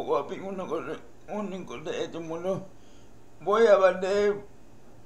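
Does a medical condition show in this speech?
Yes: cerebral palsy; uses wheelchair.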